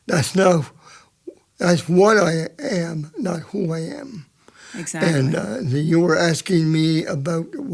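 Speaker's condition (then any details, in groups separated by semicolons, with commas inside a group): Cerebral palsy; present from birth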